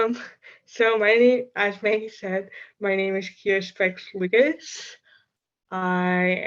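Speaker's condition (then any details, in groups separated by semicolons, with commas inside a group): Cerebral palsy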